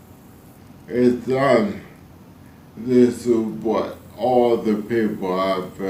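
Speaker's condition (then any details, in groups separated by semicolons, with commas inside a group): ALS; spasticity main symptom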